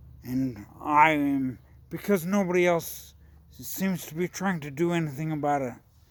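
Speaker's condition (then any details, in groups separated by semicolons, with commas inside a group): Traumatic brain injury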